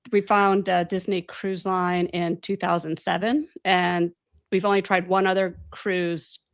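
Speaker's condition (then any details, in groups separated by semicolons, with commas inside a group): No condition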